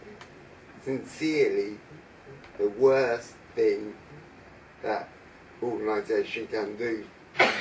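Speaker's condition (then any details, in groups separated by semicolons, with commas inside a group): Traumatic brain injury; could not speak on waking from coma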